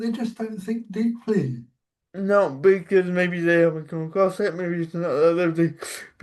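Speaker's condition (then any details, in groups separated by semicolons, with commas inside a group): Cerebral palsy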